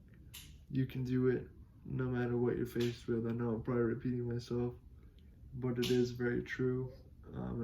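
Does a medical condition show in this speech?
Yes: cerebral palsy; able to speak.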